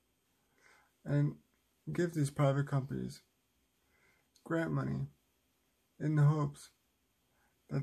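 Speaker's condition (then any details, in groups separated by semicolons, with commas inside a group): Cerebral palsy, spastic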